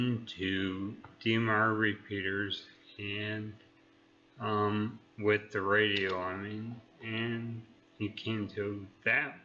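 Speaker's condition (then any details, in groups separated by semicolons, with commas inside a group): Neurological disease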